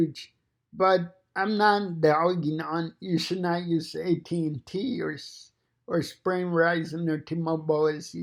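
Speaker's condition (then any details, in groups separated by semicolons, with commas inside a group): Cerebral palsy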